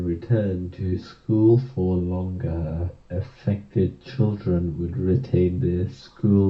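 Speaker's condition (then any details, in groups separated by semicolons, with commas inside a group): Motor neurone disease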